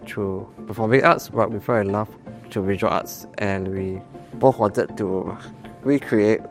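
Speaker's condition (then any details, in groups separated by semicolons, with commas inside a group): Duchenne muscular dystrophy; degenerative neuromuscular, muscle weakness starting in limbs, later lungs and heart; relies on partner Amanda Yip as arms and legs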